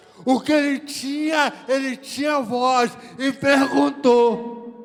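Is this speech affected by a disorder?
Yes: cerebral palsy.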